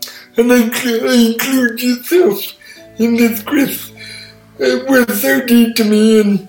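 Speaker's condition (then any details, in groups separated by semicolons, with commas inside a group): Cerebral palsy; speech impairment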